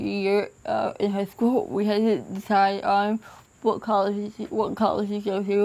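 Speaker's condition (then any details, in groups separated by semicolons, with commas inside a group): Cerebral palsy; from birth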